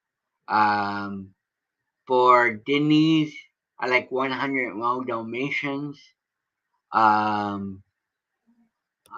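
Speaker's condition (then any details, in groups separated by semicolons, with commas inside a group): Cerebral palsy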